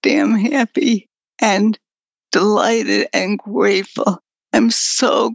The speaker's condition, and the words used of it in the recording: Multiple sclerosis. My latest episode, I like to think of it as my current journey or my episode, is lack of voice.